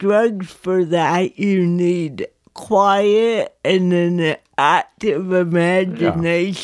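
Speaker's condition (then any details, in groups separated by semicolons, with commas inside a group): Cerebral palsy; wears down with age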